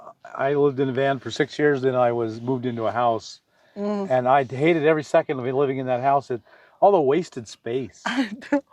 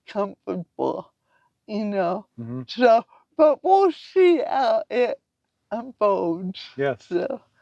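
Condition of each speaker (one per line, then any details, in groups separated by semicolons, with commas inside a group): No condition
Cerebral palsy; from birth; about 66 years since birth, diagnosed at 18 months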